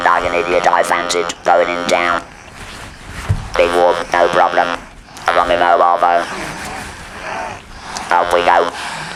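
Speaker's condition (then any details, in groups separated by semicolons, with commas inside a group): Laryngeal cancer with laryngectomy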